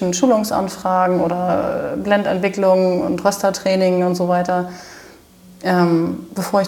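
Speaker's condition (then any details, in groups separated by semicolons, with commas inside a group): No condition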